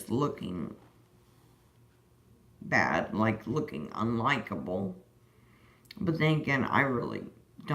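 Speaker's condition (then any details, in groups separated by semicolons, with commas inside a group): Disability causing slurred speech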